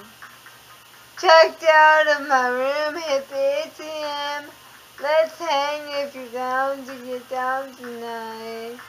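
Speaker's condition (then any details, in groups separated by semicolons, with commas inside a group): Cerebral palsy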